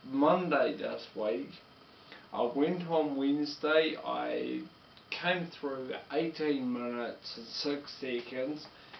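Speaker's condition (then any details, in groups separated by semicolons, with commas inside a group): Multiple sclerosis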